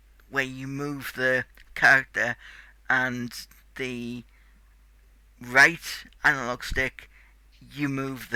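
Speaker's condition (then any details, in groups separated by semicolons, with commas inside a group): Cerebral palsy; tight muscles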